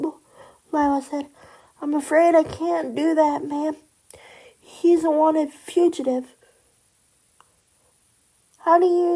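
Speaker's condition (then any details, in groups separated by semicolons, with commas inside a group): Cerebral palsy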